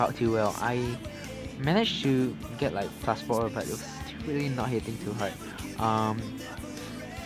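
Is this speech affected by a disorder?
No.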